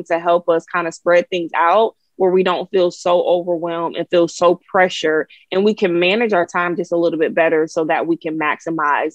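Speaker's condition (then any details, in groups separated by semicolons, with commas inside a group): No condition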